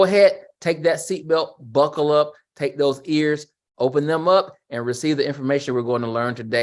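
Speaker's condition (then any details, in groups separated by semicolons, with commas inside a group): No condition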